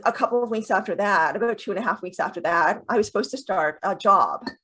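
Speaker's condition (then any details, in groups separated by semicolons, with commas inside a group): Deafness with cochlear implants; two cochlear implants, first implant 7 years ago, second implant surgery later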